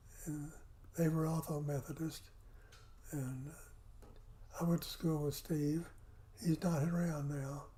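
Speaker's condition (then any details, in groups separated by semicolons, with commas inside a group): Parkinson's; affects voice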